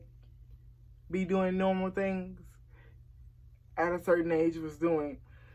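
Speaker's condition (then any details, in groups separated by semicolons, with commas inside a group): Cerebral palsy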